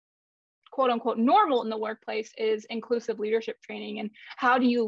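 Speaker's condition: No condition

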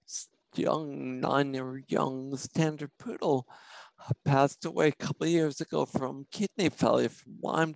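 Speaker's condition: Spinocerebellar ataxia; puzzled doctors for almost 40 years before diagnosis

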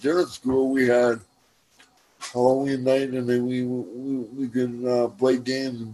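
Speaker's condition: Cerebral palsy; cannot climb stairs

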